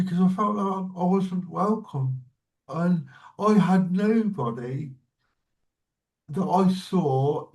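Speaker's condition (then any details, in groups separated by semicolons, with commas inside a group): Cerebral palsy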